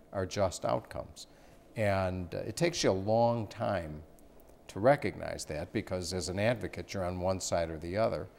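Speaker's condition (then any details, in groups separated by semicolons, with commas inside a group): No condition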